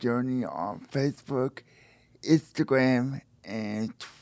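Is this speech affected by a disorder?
Yes: spastic quadriplegia cerebral palsy; wheelchair user, relies on others for help, races in boat and front-mounted bike seat.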